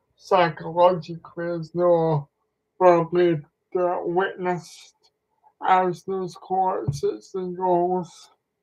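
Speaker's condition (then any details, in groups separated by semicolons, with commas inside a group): Cerebral palsy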